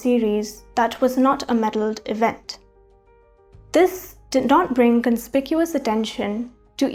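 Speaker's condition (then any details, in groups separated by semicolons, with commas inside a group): No condition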